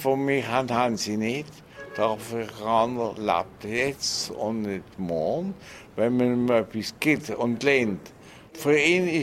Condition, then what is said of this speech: Stroke. Sie sind jetzt verloren gegangen durch den Schlaganfall, den ich hatte.